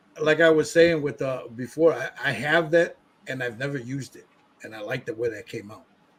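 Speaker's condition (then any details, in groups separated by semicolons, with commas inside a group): No condition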